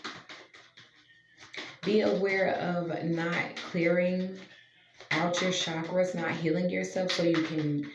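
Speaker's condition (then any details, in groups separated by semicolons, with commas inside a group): No condition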